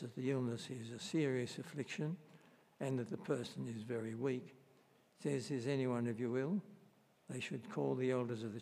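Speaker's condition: Parkinson's disease; varying

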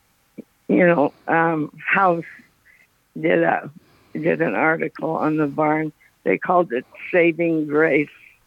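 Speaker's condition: Parkinson's; recent onset

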